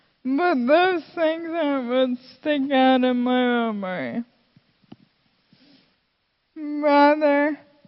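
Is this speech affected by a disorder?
Yes: Friedreich's ataxia.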